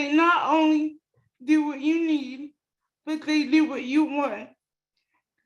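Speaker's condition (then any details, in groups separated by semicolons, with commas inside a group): Cerebral palsy; fully reliant on care workers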